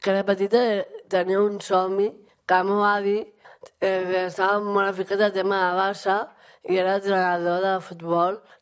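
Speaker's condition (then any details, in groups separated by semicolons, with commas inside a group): Down syndrome; 35% disability rating, adult aged 34; weekly speech therapy (logopèdia) session on wednesdays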